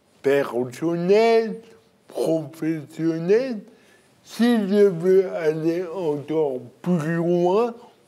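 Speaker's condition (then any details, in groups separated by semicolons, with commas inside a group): Cerebral palsy; birth injury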